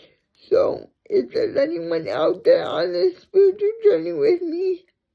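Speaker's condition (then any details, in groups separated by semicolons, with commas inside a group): Cerebral palsy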